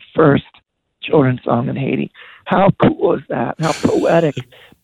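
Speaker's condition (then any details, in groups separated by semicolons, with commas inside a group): Voice disorder; later lost range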